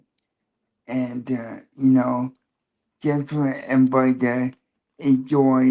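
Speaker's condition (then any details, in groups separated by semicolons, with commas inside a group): Cerebral palsy, spastic quadriplegia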